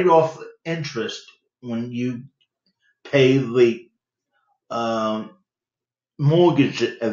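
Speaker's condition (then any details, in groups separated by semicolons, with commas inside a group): Cerebral palsy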